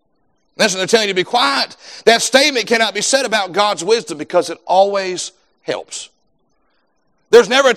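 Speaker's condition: No condition

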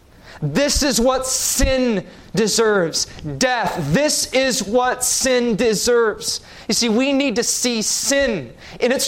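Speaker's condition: No condition

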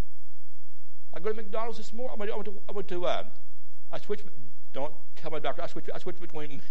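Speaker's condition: Stuttering; stutter as usual way of talking, recent neck surgery; throat may get scratchy during talk, Halls lozenges at hand; worse when unwell, mistaken for stroke by Life Squad paramedics; repeated words, blocks

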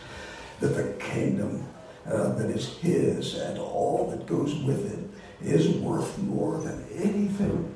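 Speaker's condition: Voice disorder; not contagious

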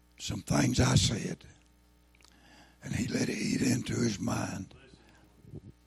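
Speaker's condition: Throat cancer, lost vocal cord

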